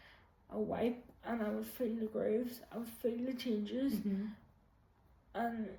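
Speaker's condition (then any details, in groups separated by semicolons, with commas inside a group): Quadriplegic cerebral palsy; quadriplegic, most severe type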